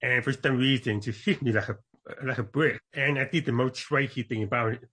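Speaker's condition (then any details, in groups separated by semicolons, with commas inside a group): Born deaf; congenital deafness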